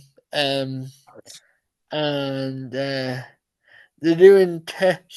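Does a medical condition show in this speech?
Yes: cerebral palsy.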